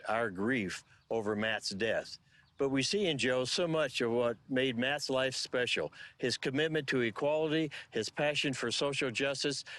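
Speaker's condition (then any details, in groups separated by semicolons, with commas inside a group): No condition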